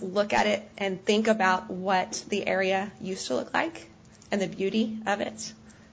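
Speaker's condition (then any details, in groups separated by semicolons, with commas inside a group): No condition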